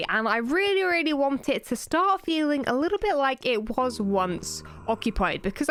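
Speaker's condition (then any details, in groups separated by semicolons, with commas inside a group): No condition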